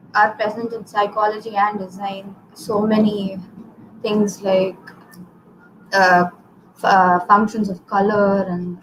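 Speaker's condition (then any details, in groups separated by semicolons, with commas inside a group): No condition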